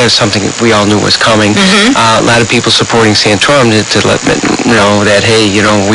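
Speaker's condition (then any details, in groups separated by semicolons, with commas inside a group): No condition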